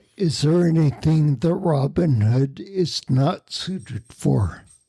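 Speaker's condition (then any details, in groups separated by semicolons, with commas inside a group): Spinocerebellar ataxia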